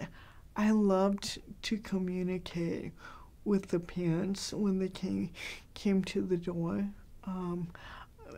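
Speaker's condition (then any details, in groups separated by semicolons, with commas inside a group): Cerebral palsy, mild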